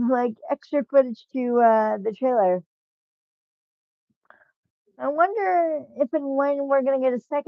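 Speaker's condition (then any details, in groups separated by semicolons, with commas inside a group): Cerebral palsy, spastic; from birth, muscle spasms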